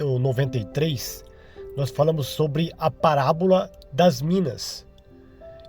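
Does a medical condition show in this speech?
No.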